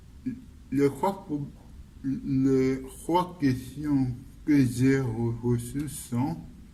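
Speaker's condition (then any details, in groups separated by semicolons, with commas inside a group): Cerebral palsy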